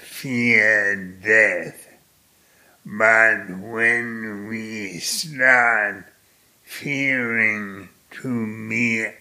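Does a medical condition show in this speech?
Yes: primary lateral sclerosis; motor neuron disease, neurologist gave 2 to 5 years, later found primary lateral sclerosis, legs then arms, hands, face, voice; about 12 years since diagnosis, worsening, less mobile, swallowing expected to fail; profoundly affected, speaks with effort, hard to follow.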